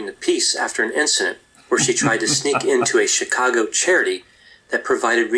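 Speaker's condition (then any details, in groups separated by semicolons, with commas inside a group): No condition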